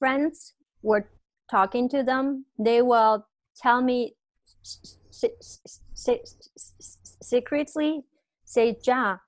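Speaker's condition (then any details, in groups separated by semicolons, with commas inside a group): Stuttering; stuttering throughout life, still struggling with it; easier to understand than some non-stuttering Chinese speakers, knows exactly what to say but cannot say it normally; repeated sounds, prolonged sounds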